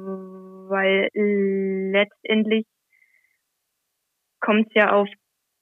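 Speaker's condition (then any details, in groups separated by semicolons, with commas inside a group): Stuttering; covert stuttering hidden over ten years, avoided words anticipated to be stuttered; no longer hidden, reads Gospel in church, practices reading at home beforehand; reading aloud in church not stutter-free; prolonged sounds, blocks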